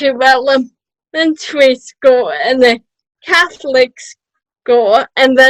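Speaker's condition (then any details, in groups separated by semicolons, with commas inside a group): Cerebral palsy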